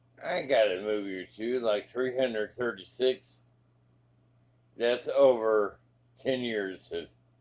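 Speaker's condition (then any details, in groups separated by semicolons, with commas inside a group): Traumatic brain injury; sounds drunk when speaking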